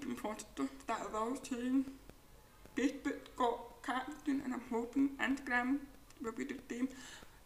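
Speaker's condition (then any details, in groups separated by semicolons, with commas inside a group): Profound deafness; cochlear implant two years ago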